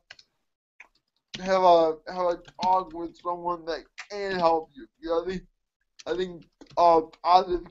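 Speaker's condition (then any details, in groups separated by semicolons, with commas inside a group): Cerebral palsy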